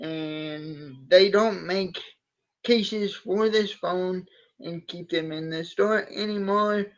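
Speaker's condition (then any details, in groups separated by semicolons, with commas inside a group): Cerebral palsy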